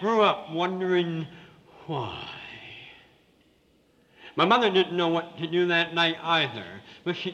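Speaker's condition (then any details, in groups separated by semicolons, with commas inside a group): Severe cleft palate with lisp; still speaks with a lisp, hard to understand, could not speak clearly for first 17 years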